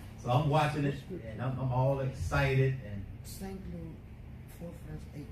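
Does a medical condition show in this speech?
No.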